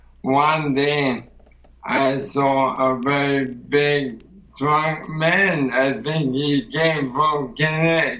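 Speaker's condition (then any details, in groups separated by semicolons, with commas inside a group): ALS; sounds drunk to strangers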